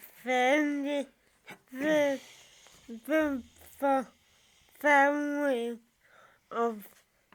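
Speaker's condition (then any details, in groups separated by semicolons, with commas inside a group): Cerebral palsy; from birth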